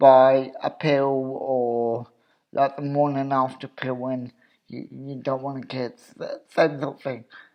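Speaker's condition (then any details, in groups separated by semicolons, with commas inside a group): Cerebral palsy; wheelchair user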